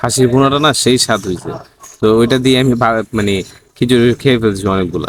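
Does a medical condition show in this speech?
No.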